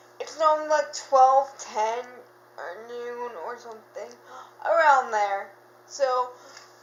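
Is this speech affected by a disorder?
Yes: cerebral palsy, dystonic hemiplegia.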